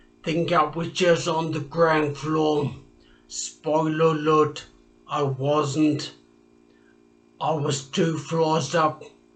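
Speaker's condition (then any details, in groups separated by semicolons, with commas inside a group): Traumatic brain injury; speech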